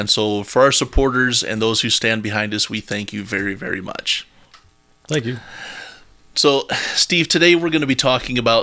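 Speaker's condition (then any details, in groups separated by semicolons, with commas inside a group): No condition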